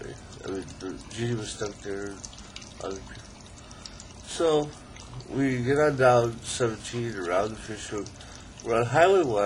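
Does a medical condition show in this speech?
Yes: ALS; still able to talk, articulate.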